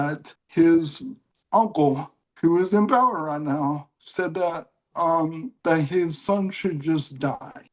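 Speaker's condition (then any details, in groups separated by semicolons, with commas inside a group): Cerebral palsy; mild case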